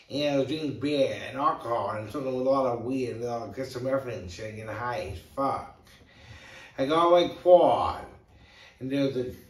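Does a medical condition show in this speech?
Yes: brain injury; tongue cut off at age 5; brain injury limits abilities sometimes.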